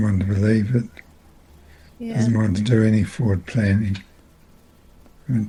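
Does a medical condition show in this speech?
Yes: multiple system atrophy.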